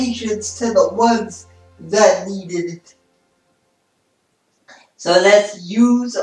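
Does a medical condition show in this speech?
Yes: spastic cerebral palsy; spastic quadriplegic type, affects hands.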